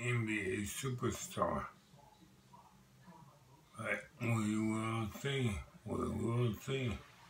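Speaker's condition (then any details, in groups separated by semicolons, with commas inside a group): Multiple sclerosis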